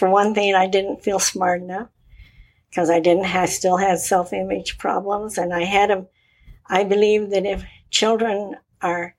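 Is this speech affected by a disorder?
Yes: cleft lip and palate; congenital cleft lip and palate, closed at six months, dental work, Denver mouth surgery at 16; childhood speech understood only by sister, speech therapy when young improved clarity.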